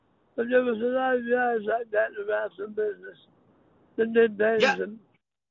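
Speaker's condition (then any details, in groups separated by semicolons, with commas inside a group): Throat cancer; throat cancer survivor, voice box kept, no hole in throat, lasting impact on throat and speech; speech impediment, sounds like a very unique accent, may be hard to understand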